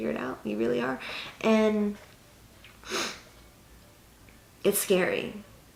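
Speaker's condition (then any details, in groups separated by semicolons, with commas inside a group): No condition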